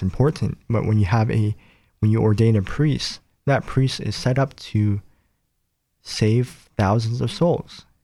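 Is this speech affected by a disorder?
Yes: cleft palate; congenital cleft palate involving mouth, nose and lip, many surgeries and medical care in childhood; able to speak after surgical treatment.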